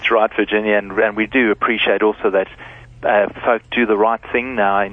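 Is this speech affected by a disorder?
No.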